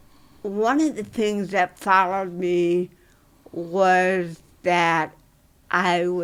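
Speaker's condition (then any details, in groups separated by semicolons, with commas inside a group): Dystonia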